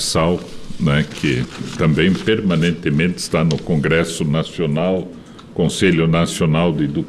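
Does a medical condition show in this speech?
No.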